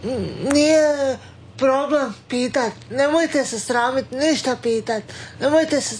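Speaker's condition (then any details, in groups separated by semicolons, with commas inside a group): Cerebral palsy; does exercises at home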